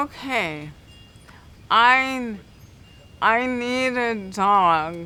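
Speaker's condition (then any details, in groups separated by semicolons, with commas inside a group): Cerebral palsy; affects balance; affects speech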